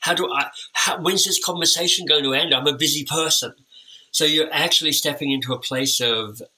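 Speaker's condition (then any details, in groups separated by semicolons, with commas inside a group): Cleft lip and palate; time with an orthodontist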